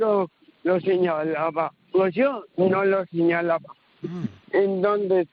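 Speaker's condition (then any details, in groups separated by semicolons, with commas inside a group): Cerebral palsy; no intellectual disability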